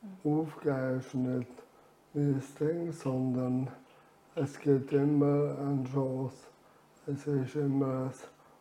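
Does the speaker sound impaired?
Yes: ALS; reduced air makes talking effortful.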